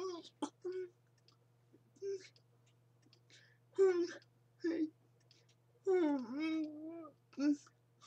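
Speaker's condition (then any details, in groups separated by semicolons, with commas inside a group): Cerebral palsy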